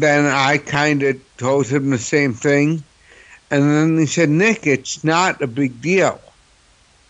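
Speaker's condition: Cerebral palsy; cerebral palsy known since childhood

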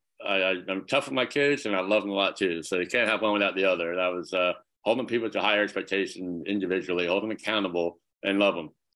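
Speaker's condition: Cleft palate; congenital, severe

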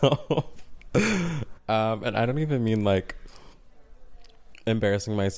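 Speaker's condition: No condition

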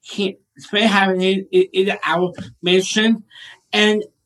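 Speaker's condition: Down syndrome; incomplete intestine

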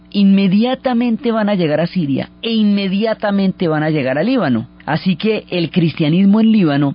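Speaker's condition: No condition

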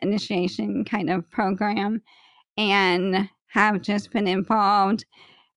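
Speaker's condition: ALS; slow progression, about 16 years since diagnosis

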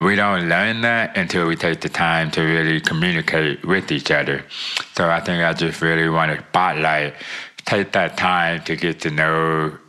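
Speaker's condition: Deafness; born with profound hearing loss, wears hearing aids since childhood, cannot hear without them

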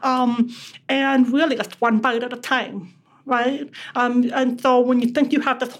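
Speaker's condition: Deafness; relies on lip reading

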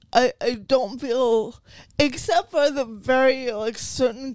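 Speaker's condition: Cerebral palsy

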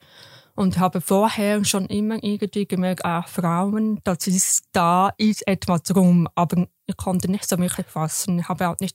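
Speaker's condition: Deafness; congenital profound hearing loss to deafness, detected at age one in hospital, later cochlear implant; wears hearing aids or cochlear implants with magnetic coil, can hear music, learning sign language; raised oral, intensive hearing and speech therapy, lip reading, felt therapist's vibrations to learn sounds

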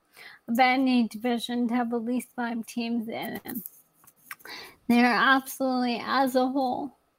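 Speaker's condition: ALS; young onset, young woman living with ALS

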